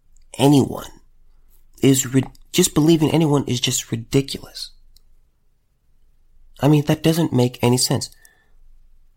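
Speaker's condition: No condition

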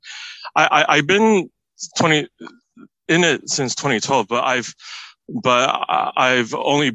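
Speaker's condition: Stuttering; stuttering since at least high school; repeated sounds, repeated words

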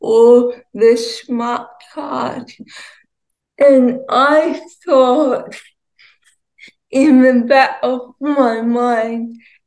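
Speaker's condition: Cerebral palsy, ataxia; mostly uses wheelchair

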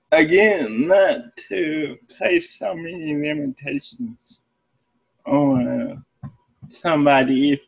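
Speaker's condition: Cerebral palsy; therapists involved in upbringing

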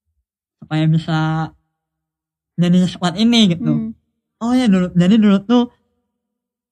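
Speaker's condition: Cleft lip (sumbing); voice affected, speech unclear by own account, concern about phone calls

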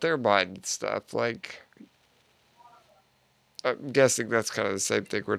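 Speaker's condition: Duchenne muscular dystrophy

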